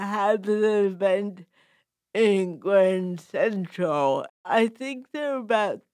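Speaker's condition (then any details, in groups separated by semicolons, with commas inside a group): Cerebral palsy with speech impediment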